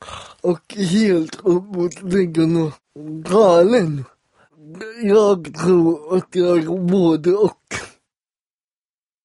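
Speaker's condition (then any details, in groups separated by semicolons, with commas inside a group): Cerebral palsy; affects walking, awkward gait, wore brown aid shoes from Hjälpmedelscentralen until age 23; learned to walk relatively well in ordinary shoes such as Nike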